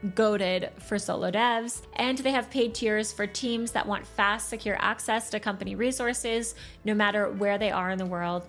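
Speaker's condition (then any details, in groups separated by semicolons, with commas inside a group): No condition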